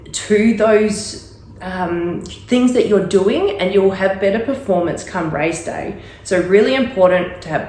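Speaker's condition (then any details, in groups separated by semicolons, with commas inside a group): No condition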